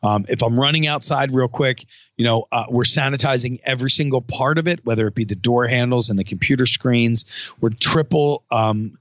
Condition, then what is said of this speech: None; typical speech.